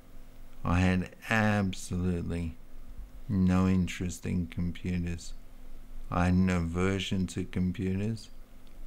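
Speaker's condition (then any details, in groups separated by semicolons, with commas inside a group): Multiple sclerosis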